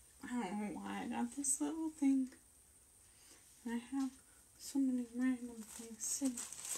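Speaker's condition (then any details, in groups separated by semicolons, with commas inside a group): Brain injury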